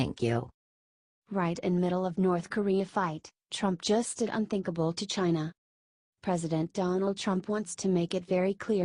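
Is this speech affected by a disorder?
No.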